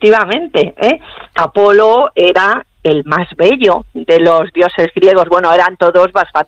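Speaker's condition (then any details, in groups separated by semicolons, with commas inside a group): No condition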